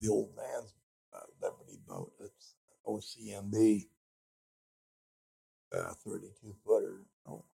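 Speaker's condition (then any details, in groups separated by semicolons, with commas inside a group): Speech impediment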